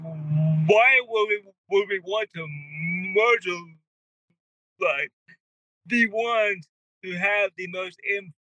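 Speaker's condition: Cerebral palsy; wheelchair user

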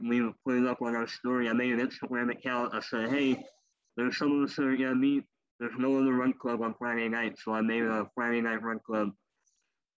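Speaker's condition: Cleft lip and palate; congenital

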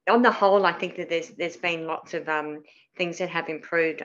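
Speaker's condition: Cleft palate; cleft palate from birth

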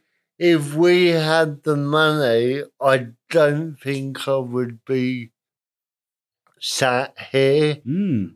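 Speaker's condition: Cerebral palsy, moderate; spastic

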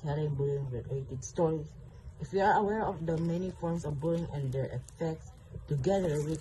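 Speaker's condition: No condition

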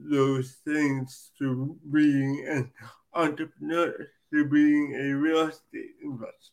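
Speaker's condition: Cerebral palsy; from birth

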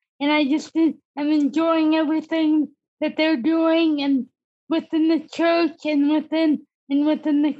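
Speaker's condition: Cerebral palsy; disability since childhood

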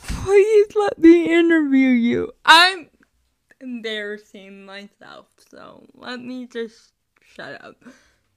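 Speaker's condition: Cerebral palsy; about three-month break from podcasting

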